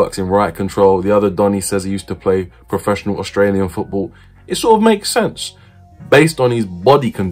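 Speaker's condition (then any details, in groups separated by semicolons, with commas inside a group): No condition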